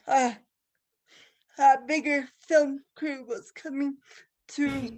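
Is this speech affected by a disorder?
Yes: cerebral palsy.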